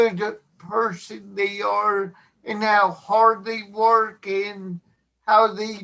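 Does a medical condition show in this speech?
Yes: cerebral palsy; since birth, born not breathing.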